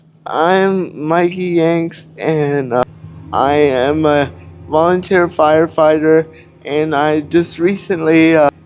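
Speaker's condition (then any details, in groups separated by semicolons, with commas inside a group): Cerebral palsy; cannot walk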